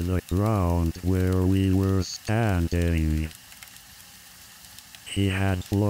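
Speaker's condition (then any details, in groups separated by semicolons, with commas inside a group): Amyotrophic lateral sclerosis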